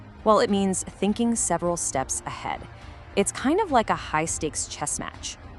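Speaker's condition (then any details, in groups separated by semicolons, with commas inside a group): No condition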